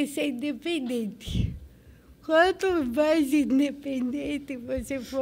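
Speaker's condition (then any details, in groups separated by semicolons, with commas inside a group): Cerebral palsy; from birth, medical negligence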